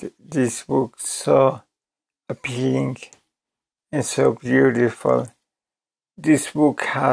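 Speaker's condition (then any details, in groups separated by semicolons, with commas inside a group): ALS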